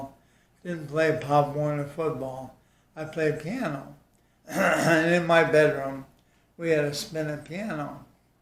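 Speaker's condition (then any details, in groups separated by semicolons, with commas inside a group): ALS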